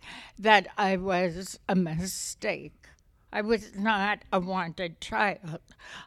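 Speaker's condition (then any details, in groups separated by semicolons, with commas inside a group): Essential tremor; essential tremor affecting voice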